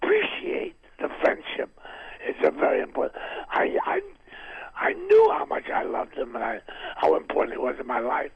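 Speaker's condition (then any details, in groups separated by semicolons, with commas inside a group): Throat cancer, vocal cord removed, partial laryngectomy, right vocal cord removed; years after laryngeal surgery, talking does not hurt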